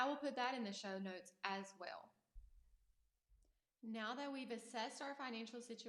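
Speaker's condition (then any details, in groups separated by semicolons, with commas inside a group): No condition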